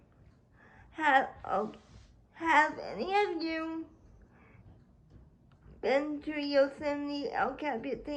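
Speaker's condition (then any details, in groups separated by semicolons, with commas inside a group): Cerebral palsy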